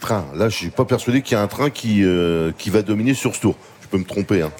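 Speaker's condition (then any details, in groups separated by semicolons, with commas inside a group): No condition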